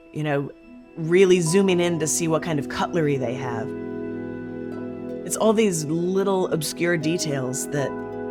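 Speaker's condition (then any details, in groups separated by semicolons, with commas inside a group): No condition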